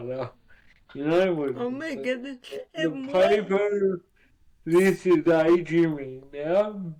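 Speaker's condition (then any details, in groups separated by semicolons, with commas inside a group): Cerebral palsy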